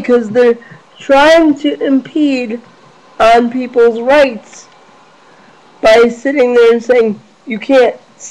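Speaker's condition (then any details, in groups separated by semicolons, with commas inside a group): Cerebral palsy; wheelchair bound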